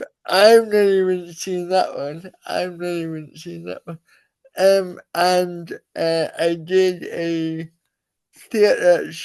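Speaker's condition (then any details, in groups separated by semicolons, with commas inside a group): Cerebral palsy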